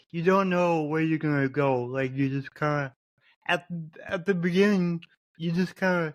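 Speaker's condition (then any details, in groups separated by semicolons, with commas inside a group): Multiple sclerosis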